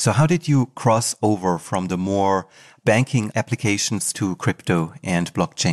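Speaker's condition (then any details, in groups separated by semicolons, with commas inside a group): No condition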